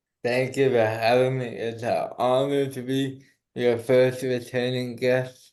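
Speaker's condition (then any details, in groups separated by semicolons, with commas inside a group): Cerebral palsy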